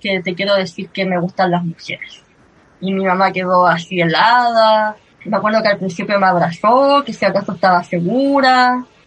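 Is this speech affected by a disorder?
Yes: cleft lip and palate; since early childhood.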